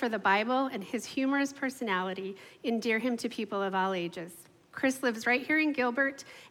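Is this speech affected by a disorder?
No.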